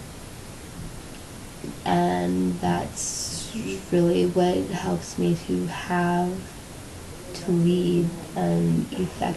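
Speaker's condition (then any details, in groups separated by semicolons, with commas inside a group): Cerebral palsy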